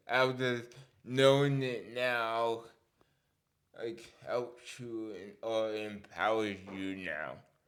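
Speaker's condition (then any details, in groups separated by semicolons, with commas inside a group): Cerebral palsy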